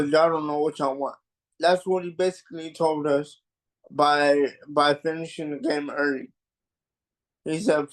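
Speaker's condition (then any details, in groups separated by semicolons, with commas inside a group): Cerebral palsy; mild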